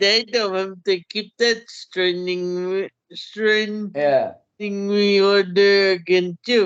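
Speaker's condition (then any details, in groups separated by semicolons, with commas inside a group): Cerebral palsy; hamstring treatment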